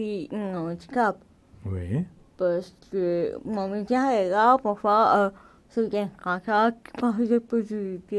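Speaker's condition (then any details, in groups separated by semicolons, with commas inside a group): Cerebral palsy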